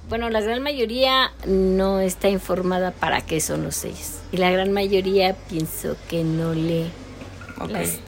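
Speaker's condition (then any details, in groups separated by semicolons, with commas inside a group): No condition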